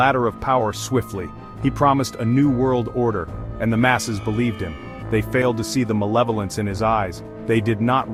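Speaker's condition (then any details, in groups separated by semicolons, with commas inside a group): No condition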